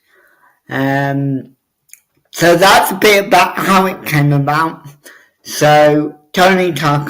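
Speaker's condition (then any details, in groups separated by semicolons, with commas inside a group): Cerebral palsy; obvious speech impediment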